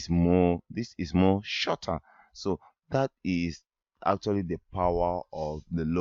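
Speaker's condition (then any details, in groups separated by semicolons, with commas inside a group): No condition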